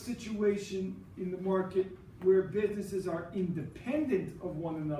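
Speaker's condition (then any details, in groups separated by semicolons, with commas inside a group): No condition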